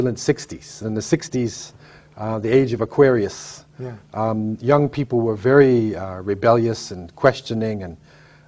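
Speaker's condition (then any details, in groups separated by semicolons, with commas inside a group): No condition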